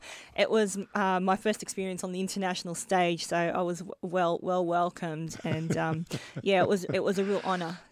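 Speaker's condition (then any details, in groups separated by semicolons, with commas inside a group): Bilateral cleft lip and palate; adult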